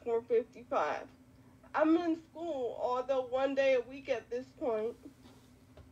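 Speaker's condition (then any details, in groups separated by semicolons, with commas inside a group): Quadriplegic cerebral palsy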